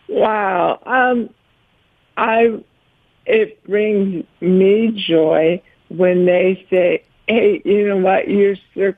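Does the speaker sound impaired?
Yes: ALS; ALS at 47 after a year of running into walls, no use of hands, arms, legs; about 7 years since diagnosis, slow progressor, types with eyes on computer; tongue affected, speaks more slowly than before, worried about voice, held up over 15 minutes.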